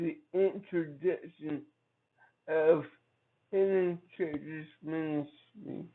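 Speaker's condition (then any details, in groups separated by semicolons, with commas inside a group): Cerebral palsy; from birth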